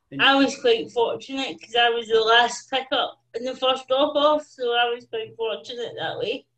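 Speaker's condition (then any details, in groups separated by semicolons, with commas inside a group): Cerebral palsy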